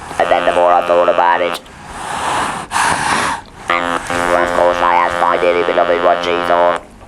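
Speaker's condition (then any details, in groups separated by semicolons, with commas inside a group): Laryngeal cancer with laryngectomy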